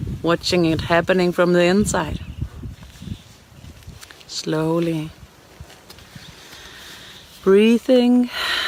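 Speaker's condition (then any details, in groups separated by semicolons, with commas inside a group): No condition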